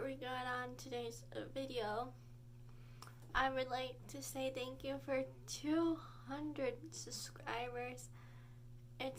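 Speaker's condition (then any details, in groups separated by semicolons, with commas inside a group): Cerebral palsy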